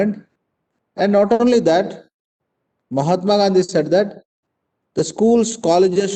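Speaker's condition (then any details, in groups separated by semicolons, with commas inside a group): No condition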